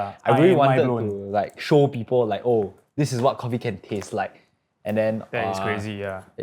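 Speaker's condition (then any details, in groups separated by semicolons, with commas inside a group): No condition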